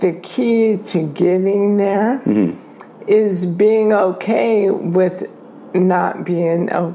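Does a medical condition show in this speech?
Yes: ALS; diagnosis took a year, onset with falling while running and a limp, legs and arms basically paralyzed; tongue weakness, sounds as if after a couple glasses of wine.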